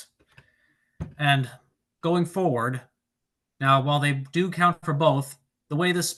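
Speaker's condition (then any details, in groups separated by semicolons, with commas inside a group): No condition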